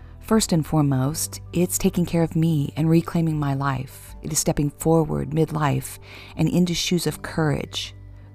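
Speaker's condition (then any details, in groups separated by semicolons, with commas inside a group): No condition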